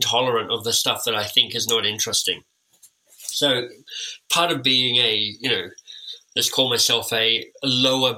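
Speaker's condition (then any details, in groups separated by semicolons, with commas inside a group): Cleft lip and palate; time with an orthodontist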